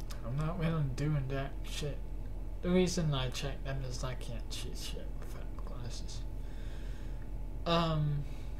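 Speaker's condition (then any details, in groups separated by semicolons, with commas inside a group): Cerebral palsy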